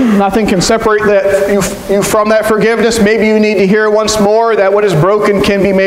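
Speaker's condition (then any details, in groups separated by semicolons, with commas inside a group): No condition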